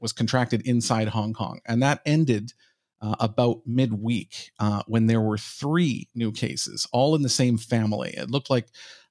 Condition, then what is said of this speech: None; typical speech.